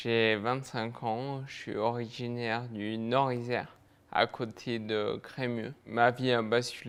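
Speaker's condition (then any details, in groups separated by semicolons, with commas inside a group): Multiple sclerosis; fatigue, lower limbs affected; onset about six years ago, lower limbs improved, walking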